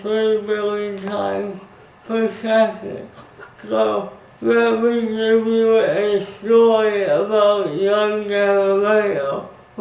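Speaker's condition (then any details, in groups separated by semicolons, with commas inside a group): Speech impairment after birth surgery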